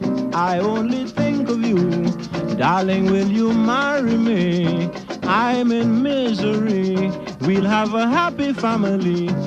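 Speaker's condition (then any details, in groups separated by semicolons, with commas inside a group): No condition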